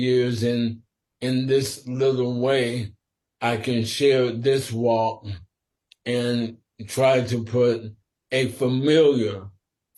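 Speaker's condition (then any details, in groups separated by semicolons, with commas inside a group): Sporadic ALS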